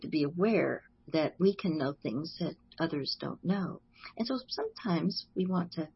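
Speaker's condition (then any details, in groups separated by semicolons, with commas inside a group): No condition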